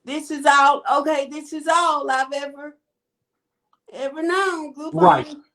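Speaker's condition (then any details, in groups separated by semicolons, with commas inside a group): Cerebral palsy; quadriplegic type, all four limbs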